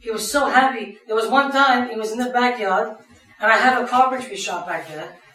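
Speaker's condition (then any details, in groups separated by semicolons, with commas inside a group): No condition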